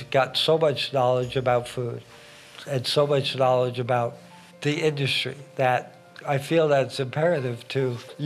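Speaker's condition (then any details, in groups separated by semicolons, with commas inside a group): ALS; affects hands; cannot hold a knife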